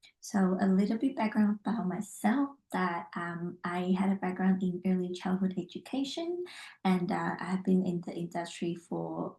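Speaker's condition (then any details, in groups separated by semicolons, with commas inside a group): No condition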